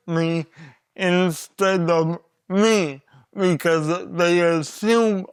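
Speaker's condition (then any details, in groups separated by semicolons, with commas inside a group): Cerebral palsy; voice often not understood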